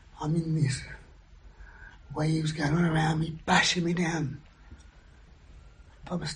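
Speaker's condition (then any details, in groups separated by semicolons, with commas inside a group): Throat cancer surgery, vocal injections; one vocal cord half paralysed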